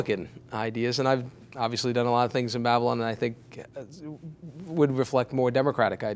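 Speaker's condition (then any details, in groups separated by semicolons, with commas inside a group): No condition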